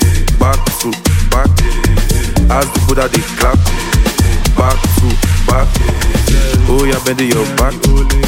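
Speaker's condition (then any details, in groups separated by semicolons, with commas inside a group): No condition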